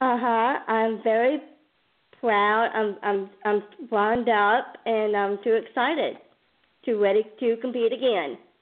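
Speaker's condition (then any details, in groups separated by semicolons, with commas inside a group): Down syndrome; chromosome disorder, present from birth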